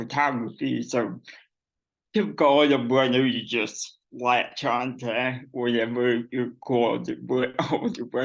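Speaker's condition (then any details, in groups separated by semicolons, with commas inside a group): Cerebral palsy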